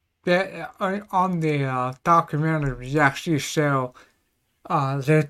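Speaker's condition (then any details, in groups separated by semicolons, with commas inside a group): Cerebellar ataxia; slurs a bit, voice affected a little, may need to repeat himself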